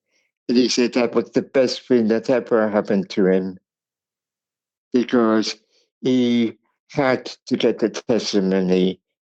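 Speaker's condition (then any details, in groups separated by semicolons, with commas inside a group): Cerebral palsy; speech impairment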